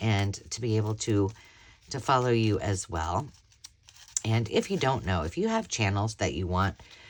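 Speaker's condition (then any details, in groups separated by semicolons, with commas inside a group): No condition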